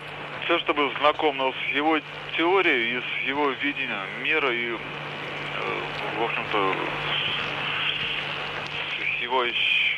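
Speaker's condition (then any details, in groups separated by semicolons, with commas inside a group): Stuttering; stutter since childhood; on-air stutter removal session by Yuri Longo, caller says effect lasts only an hour; mild stutter, fluent repeating phrases during session, stuttering resumes afterward, possibly worsened by on-air nerves; prolonged sounds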